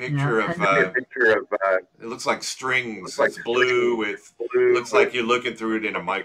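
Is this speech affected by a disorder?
No.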